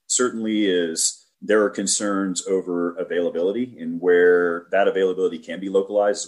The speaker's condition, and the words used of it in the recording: No condition.